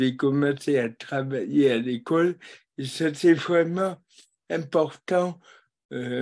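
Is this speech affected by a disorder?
Yes: cerebral palsy.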